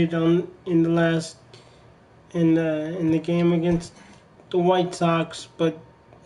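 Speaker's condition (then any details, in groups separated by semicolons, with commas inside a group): Cerebral palsy; from birth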